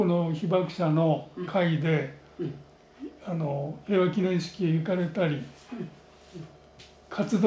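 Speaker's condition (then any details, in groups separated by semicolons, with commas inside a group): No condition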